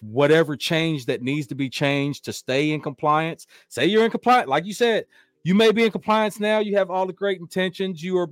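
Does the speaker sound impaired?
No.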